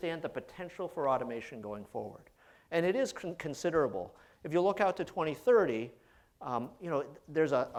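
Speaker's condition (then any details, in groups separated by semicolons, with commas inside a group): No condition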